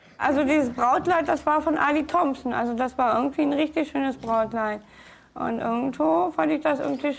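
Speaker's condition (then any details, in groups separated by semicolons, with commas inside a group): Down syndrome; food refusal in childhood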